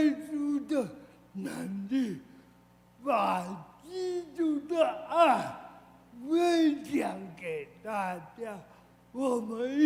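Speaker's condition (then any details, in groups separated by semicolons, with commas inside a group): Cerebral palsy; severe, walked only at age 8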